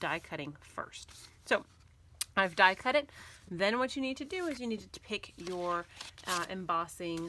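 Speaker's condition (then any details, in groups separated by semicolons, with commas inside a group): No condition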